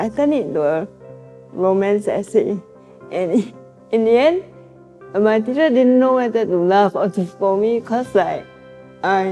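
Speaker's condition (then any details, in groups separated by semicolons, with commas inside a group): Cerebral palsy; present from birth; swallowing very hard in past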